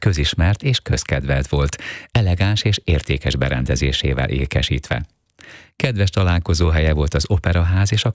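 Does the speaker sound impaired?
No.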